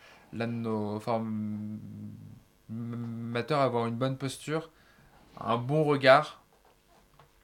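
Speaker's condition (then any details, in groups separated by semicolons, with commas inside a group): Stuttering; stuttering long experienced as difficult, took eloquence contest for people who stutter 7 years ago; frequent word and syllable repetitions, many fillers and hesitations; prolonged sounds, blocks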